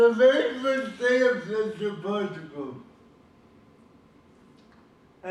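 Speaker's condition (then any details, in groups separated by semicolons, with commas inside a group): Cerebral palsy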